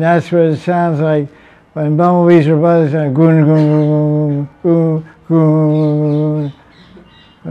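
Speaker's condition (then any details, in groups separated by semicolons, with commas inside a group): Deafness; relies on audience feedback for volume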